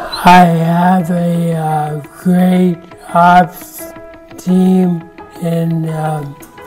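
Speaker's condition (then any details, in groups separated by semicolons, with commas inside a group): ALS; speech onset; losing clear speech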